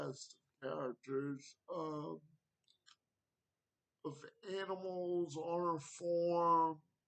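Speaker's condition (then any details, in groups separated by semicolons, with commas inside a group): Cerebral palsy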